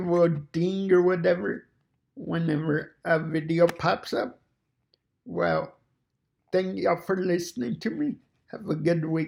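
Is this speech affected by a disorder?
Yes: cerebral palsy; fine motor impairment.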